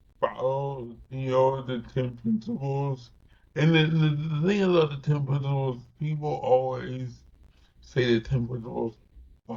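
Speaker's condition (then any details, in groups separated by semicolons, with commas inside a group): Cerebral palsy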